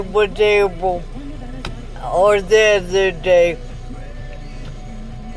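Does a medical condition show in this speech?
Yes: traumatic brain injury.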